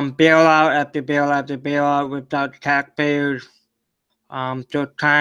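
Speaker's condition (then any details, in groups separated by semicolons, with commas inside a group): Cerebral palsy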